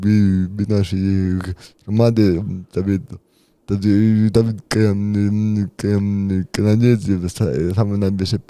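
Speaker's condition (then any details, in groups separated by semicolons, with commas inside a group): Cerebral palsy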